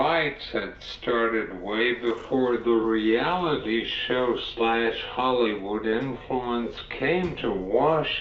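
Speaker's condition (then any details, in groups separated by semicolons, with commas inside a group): Cerebral palsy; uses wheelchair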